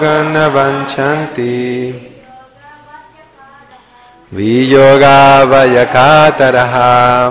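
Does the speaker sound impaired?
No.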